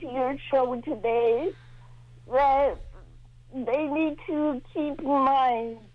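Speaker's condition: Cerebral palsy, mild; slight speech impediment, capable of speaking, perfectly understood by hosts

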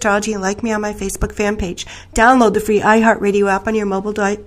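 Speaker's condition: No condition

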